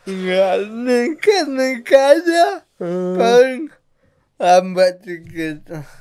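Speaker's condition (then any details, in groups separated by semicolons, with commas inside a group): Cerebral palsy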